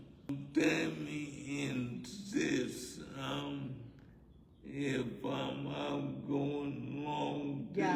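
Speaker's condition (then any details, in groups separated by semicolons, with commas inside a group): ALS; bulbar onset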